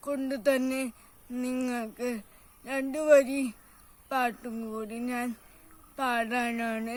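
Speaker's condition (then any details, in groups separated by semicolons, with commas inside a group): Cerebral palsy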